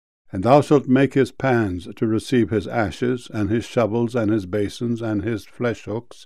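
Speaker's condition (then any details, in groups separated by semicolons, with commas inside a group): No condition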